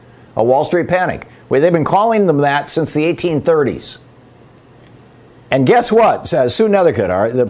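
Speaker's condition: No condition

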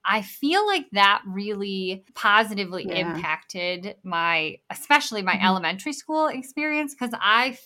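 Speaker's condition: Bilateral cleft lip and palate; congenital

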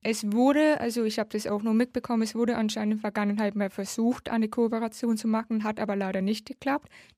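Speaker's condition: Hard of hearing since birth; congenital severe hearing loss, nearly deaf, detected at age three, left cochlear implant since age nine

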